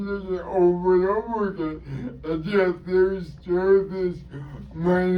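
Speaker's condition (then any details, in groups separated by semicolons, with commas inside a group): Cerebral palsy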